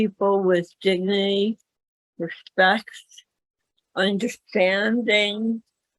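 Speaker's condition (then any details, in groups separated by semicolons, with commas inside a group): Cerebral palsy; speaks better than types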